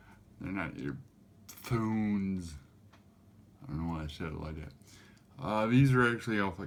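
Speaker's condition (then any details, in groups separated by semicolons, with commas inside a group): Cerebral palsy; affects gait and walking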